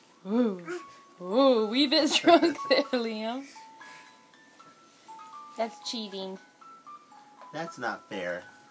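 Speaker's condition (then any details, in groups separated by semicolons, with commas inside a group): No condition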